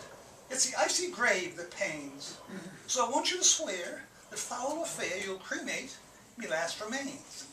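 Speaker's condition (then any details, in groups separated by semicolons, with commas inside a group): No condition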